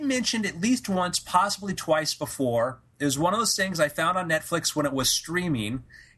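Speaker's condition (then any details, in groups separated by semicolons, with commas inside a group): No condition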